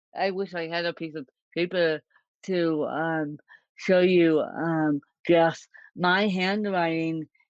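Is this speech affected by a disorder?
Yes: cerebral palsy, mixed, moderate.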